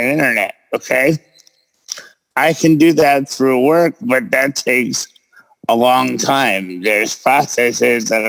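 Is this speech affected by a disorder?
Yes: cerebral palsy; present since birth.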